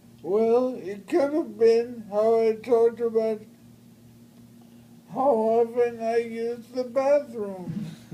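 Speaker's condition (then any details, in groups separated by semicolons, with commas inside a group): Brain injury; traumatic brain injury; recovery through most of 30s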